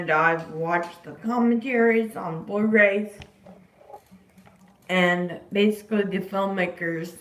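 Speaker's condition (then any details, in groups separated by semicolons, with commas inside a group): Disability causing slurred speech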